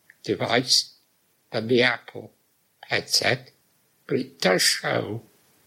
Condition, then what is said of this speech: Muscular dystrophy. With my disability, my voice is also weak, my breathing's weak, so I need the dictation to be as productive and accurate as